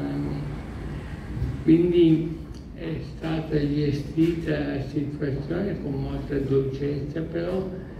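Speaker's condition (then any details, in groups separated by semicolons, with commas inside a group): ALS (sla); marked dysphagia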